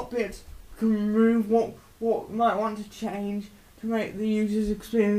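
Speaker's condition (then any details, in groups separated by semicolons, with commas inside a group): Cerebral palsy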